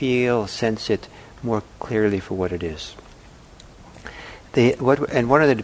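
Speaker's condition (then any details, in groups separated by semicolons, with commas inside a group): No condition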